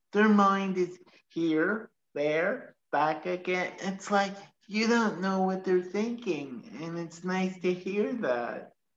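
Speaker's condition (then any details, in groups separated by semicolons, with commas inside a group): Cerebral palsy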